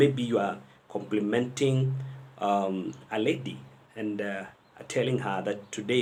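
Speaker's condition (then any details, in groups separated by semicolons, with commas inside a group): No condition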